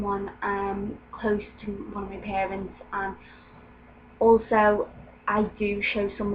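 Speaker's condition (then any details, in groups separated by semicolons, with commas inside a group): No condition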